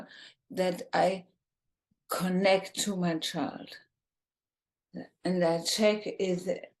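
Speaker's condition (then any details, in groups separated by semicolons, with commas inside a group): ALS, bulbar form, bulbar onset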